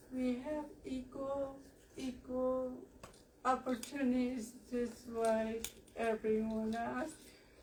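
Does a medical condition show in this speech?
Yes: cerebral palsy; physical disability.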